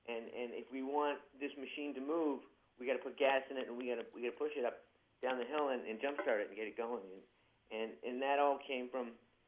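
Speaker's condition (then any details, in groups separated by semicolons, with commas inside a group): Parkinson's disease, young-onset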